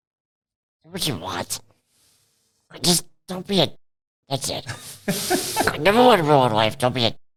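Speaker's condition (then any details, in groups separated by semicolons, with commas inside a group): Cerebral palsy; present from birth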